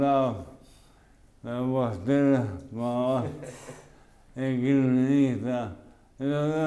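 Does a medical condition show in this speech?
Yes: amyotrophic lateral sclerosis; speech onset.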